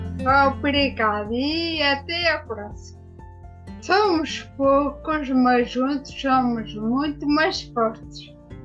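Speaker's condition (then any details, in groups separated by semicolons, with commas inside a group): Ataxia after brain injury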